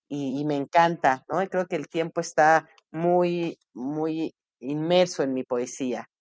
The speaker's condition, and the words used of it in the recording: No condition.